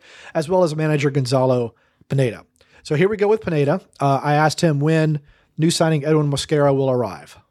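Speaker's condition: No condition

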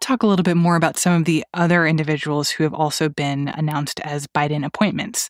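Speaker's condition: No condition

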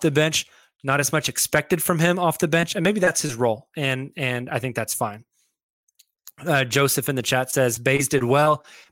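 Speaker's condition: No condition

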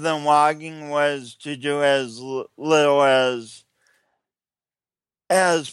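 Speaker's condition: Cerebral palsy; adult, regular yoga practice for about 7 years, coordination difficulties

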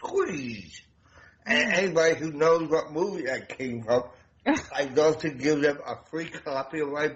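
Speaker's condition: Damaged voice box; self-conscious about voice

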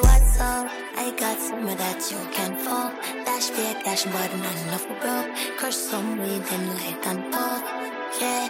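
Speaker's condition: No condition

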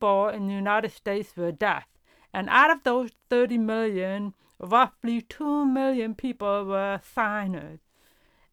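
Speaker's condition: Profound deafness; hears music, voices, horn, piano, guitar, headphones too quiet, feedback over hearing aids

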